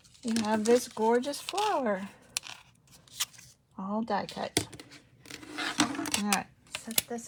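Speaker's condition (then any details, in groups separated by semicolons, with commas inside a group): No condition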